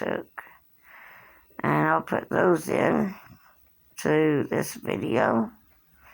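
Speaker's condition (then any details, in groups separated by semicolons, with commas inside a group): Cerebral palsy; since birth, hand tremors; age 57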